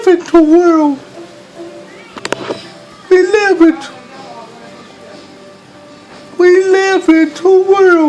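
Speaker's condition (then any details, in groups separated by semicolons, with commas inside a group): Cerebral palsy; speech hard to understand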